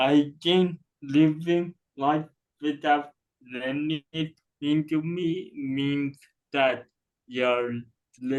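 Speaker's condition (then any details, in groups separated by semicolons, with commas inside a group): Cerebral palsy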